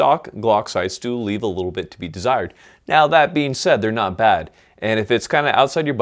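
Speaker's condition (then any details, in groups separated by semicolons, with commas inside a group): No condition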